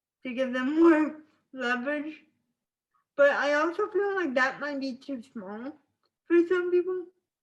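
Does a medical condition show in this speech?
Yes: spastic cerebral palsy.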